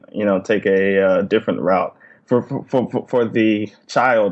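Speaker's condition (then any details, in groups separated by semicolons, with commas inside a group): Stuttering; stuttering since very young age, covert stuttering through high school, sought help in college; pauses and breaks in speech due to stuttering, disfluent moments; parental pressure to control stuttering led to slower speech, more pausing; repeated sounds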